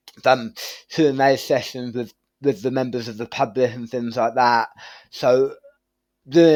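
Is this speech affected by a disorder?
Yes: tongue cancer surgery.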